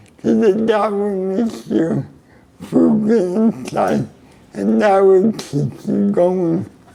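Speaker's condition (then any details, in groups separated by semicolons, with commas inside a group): Cerebral palsy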